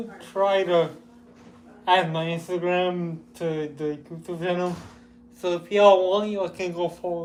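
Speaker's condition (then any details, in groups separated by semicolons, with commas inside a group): Cerebral palsy; with developmental delay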